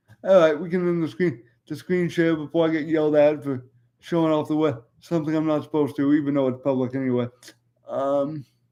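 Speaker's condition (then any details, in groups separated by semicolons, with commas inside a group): Cerebral palsy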